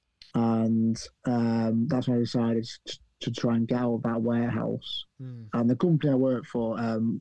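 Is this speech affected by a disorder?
Yes: stutter; lifelong speech impediment since childhood, stuttering worst around age 7 to 8, speech therapy helped; at age 7 to 8 could not say one word without stuttering or stammering; here repeated sounds, repeated words.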